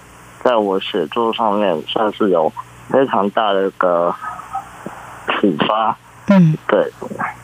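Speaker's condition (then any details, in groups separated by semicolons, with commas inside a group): Congenital muscular dystrophy; present from birth; gradually losing strength, pen handwriting difficult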